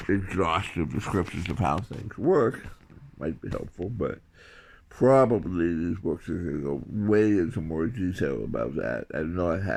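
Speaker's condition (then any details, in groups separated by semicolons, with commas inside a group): Tongue cancer surgery, tongue graft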